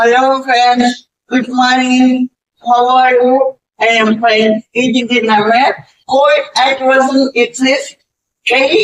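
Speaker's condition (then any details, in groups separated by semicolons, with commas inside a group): Cerebral palsy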